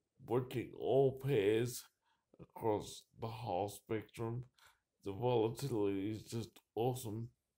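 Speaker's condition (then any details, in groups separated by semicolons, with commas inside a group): Cerebral palsy; uses wheelchair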